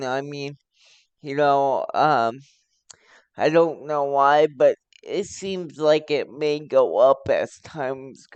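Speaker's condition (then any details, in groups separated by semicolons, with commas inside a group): Cerebral palsy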